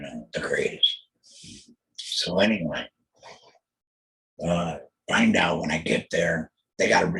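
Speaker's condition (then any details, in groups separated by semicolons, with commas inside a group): Total laryngectomy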